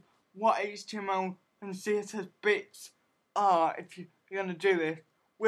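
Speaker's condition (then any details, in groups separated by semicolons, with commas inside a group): Cerebral palsy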